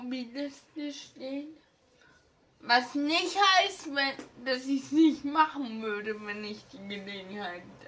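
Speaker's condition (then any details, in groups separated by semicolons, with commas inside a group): Ataxia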